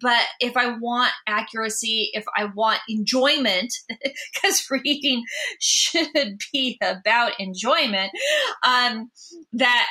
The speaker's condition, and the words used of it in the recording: Stuttering. So you're just going to have to wait for all the brilliant things that I have to say.